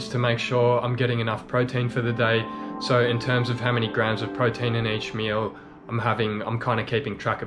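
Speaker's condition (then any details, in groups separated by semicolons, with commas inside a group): No condition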